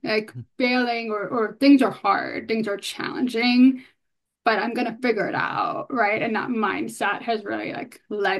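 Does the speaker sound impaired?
Yes: hearing loss; bilateral, noticed about age 5, analog then digital hearing aids, right ear beyond aid benefit, left hearing aid.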